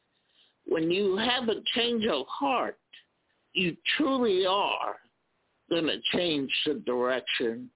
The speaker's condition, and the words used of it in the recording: Spasmodic dysphonia. I just recently had some Botox injections into my vocal cords.